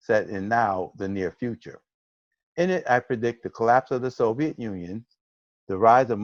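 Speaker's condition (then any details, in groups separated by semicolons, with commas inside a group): No condition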